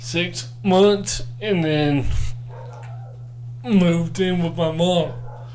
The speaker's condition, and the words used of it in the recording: Cerebral palsy. So obviously, hearing me, I do have a speech impediment.